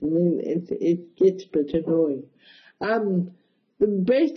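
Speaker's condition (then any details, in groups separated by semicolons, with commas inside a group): Cerebral palsy, mild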